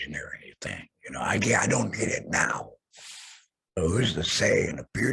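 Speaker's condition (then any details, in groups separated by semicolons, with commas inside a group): Laryngectomy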